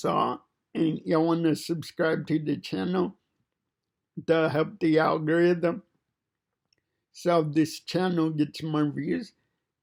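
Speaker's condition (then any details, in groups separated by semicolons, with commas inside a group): Cerebral palsy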